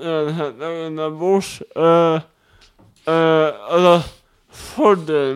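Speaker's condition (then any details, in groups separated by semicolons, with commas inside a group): Cerebral palsy; wheelchair user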